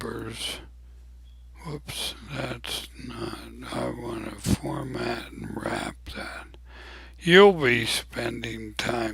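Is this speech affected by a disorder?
Yes: ALS; abnormally slow voice.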